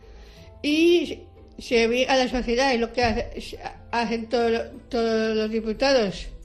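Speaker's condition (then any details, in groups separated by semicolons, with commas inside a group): Down syndrome; genetic disorder, aged 35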